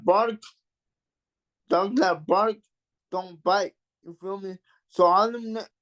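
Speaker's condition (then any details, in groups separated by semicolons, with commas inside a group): Cerebral palsy; mild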